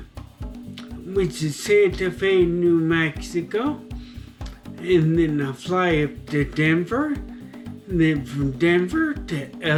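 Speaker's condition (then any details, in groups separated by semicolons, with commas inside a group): Traumatic brain injury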